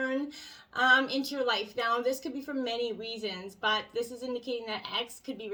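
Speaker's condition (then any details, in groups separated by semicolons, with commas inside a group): No condition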